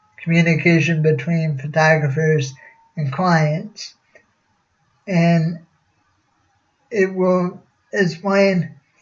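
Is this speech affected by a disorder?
Yes: cerebral palsy.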